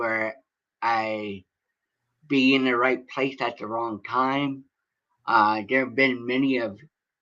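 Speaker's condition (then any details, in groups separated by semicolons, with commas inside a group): Cerebral palsy; from birth, premature birth, feet turned in, hip and leg surgeries; diagnosed at age 4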